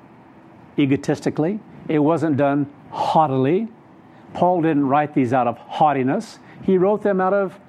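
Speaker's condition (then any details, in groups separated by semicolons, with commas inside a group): No condition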